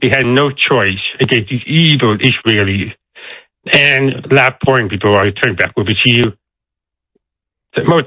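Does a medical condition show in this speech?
Yes: deafness; deaf accent.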